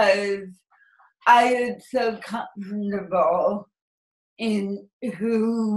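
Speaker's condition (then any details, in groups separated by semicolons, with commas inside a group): Cerebral palsy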